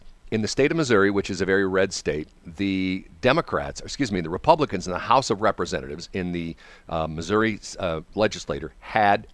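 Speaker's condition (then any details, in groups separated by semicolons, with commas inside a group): No condition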